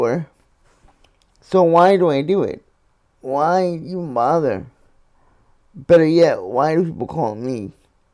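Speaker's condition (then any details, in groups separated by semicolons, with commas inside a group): Cerebral palsy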